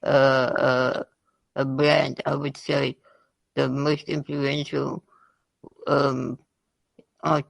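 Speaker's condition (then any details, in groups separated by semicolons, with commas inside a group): Spinal muscular atrophy type 2; type 2, progressive, severe disability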